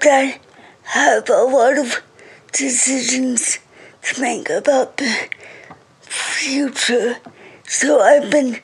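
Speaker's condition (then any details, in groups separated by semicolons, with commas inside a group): Cerebral palsy; speech affected, reading very slow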